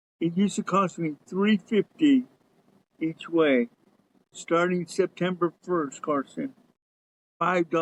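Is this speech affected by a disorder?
Yes: cerebral palsy.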